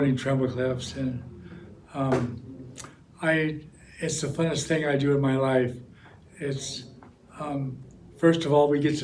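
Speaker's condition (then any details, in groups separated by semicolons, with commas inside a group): Parkinson's disease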